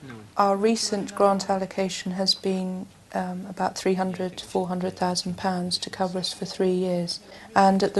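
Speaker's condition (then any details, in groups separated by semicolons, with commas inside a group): No condition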